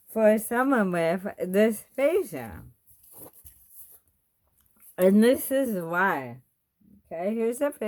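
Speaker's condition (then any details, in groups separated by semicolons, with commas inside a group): Bulbar ALS, bulbar onset; dysphagia, small bites, thickened food for safer swallow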